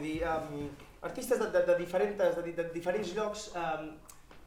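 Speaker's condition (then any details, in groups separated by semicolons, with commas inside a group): No condition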